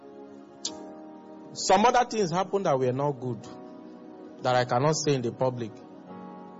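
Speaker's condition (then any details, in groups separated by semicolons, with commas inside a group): No condition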